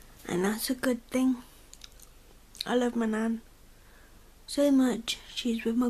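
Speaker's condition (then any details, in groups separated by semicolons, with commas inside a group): Cerebral palsy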